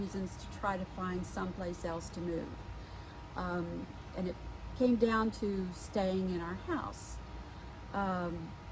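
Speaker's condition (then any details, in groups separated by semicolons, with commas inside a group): No condition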